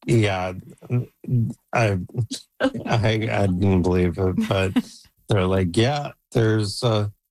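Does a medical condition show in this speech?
Yes: ALS; onset 2022 with left leg freezing, Neuralink N1 brain implant about 3 months ago; voice deteriorating, controls computer with thoughts via N1 implant; voice is going, voice banked via 11 Labs AI, computer to speak via Neuralink later.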